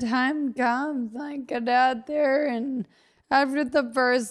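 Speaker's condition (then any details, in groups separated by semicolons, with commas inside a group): Friedreich's ataxia; wheelchair user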